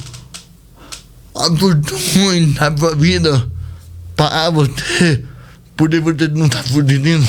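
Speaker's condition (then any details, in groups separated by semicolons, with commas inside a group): Cerebral palsy; speech not normal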